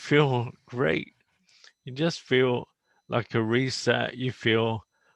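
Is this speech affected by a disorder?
Yes: motor neuron disease; speech a little slow.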